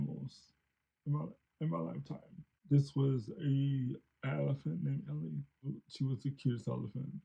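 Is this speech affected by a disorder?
Yes: cerebral palsy; since birth.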